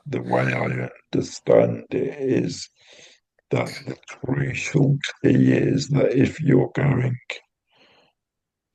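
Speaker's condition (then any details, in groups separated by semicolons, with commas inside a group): Cerebral palsy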